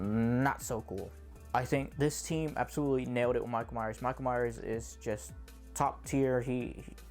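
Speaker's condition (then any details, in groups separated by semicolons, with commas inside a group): No condition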